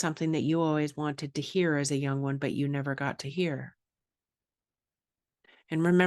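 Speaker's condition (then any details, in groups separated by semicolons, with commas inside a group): No condition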